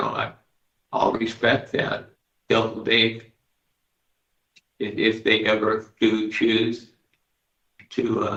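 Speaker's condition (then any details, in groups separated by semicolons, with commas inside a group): Parkinson's disease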